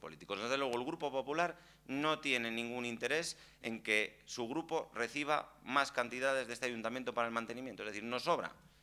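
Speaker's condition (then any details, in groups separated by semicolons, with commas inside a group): No condition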